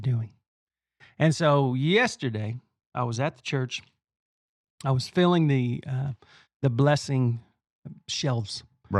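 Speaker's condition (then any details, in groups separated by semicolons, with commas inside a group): No condition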